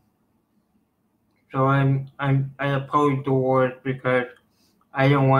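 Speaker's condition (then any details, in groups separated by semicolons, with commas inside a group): Cerebral palsy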